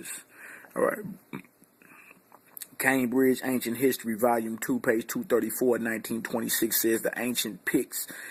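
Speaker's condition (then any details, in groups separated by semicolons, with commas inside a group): No condition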